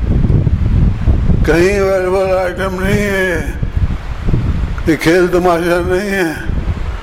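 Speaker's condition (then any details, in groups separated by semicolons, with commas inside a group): Difficulty speaking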